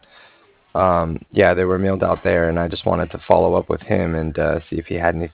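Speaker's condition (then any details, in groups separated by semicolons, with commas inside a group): No condition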